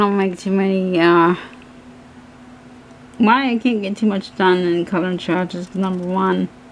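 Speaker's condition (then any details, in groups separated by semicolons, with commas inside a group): Cerebral palsy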